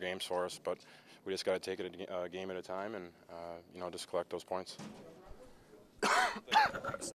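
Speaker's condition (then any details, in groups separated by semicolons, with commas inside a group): No condition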